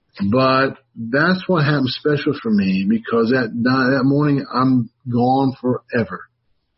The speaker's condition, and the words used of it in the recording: Aphasia. You have a different kind of aphasia from what I'm getting, and it is Wernicke's aphasia.